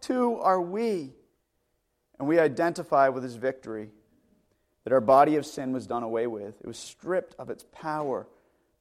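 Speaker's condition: No condition

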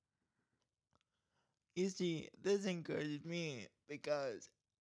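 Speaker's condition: Cerebral palsy

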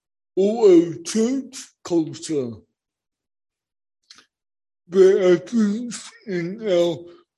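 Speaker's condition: Cerebral palsy; born not breathing

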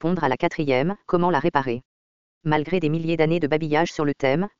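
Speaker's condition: No condition

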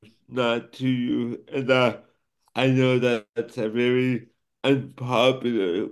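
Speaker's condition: Cerebral palsy; poor balance and falls in childhood

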